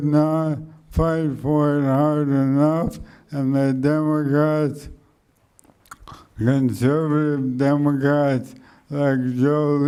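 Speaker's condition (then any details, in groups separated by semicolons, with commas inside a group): Motor neuron degeneration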